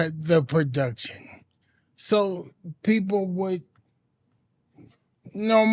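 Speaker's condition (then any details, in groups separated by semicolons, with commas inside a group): Anoxic brain injury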